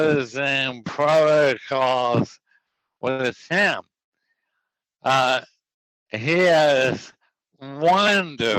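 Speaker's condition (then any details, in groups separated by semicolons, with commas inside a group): ALS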